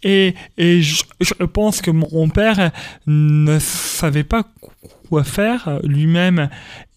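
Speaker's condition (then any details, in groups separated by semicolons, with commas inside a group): Stuttering; stuttering since early childhood at school, speech therapy helped, told elimination almost impossible; age 28, lives with stuttering and accepts it; stuttering persists, described by him as an accent; repeated sounds, repeated words, prolonged sounds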